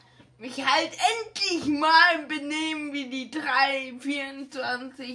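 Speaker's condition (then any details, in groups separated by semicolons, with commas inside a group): Ataxia; ataxia affecting hands and fingers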